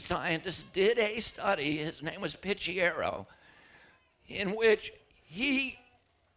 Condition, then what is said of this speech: Dystonia. I used to have a very, very strong voice.